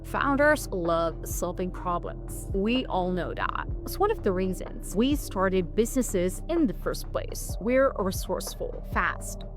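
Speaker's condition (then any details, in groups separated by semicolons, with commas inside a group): No condition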